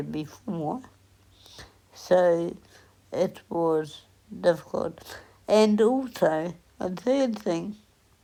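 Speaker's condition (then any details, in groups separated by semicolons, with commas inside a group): Cerebral palsy; onset at 8 days old; lifelong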